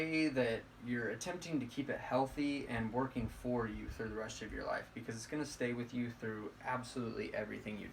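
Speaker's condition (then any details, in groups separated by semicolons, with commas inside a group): No condition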